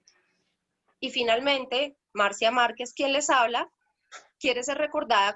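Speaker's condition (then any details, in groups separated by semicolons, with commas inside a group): No condition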